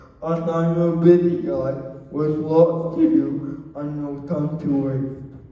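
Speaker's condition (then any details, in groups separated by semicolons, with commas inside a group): Cerebral palsy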